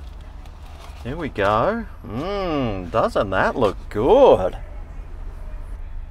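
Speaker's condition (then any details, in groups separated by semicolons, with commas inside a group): No condition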